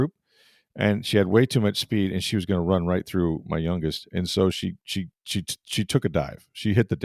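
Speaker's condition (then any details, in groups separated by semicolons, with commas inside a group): No condition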